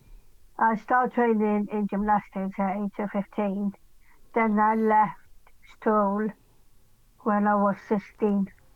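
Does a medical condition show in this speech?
Yes: Down syndrome; extra chromosome, learning disabilities, hearing difficulties, deaf in one ear, difficulty concentrating.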